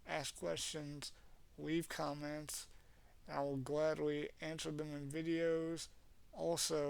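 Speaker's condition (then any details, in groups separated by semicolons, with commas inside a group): Cerebral palsy; has had speech therapy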